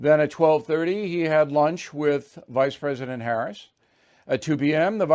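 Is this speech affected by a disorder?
No.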